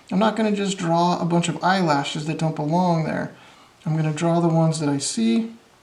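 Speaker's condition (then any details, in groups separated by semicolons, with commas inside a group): No condition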